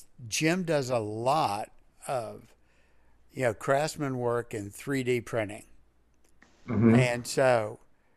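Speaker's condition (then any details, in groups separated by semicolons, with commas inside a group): No condition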